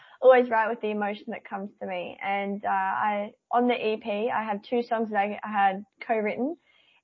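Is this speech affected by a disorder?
Yes: cleft palate; congenital cleft palate, no palate roof at birth, repair surgeries at 18 months, palate later stretched; palate not closing correctly before revision, now projects with ease, more singing control.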